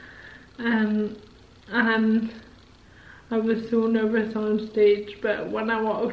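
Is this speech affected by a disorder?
Yes: motor neurone disease; onset in left hand.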